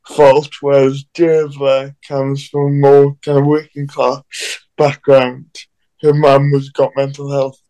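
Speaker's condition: Cerebral palsy; different form from co-guest Bradleigh's

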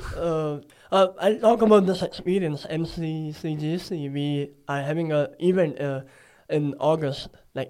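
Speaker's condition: Cleft palate; speech sounds different

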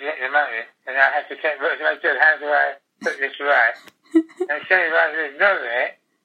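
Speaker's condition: Tongue cancer, glossectomy; most of tongue removed

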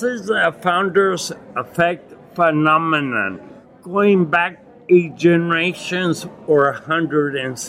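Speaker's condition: Acquired ataxia with dysarthria, acquired; Lance-Adams syndrome; onset at 39

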